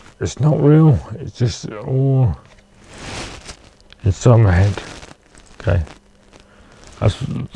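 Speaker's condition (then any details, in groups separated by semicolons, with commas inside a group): Cerebral palsy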